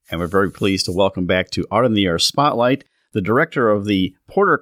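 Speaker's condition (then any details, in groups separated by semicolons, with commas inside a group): No condition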